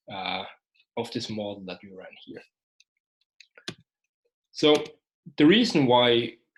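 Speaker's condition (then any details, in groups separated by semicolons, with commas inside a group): No condition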